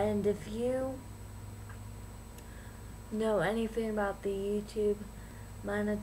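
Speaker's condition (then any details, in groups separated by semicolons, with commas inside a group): Cerebral palsy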